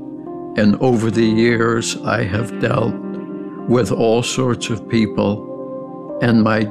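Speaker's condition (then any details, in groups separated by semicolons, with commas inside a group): ALS; progressive ALS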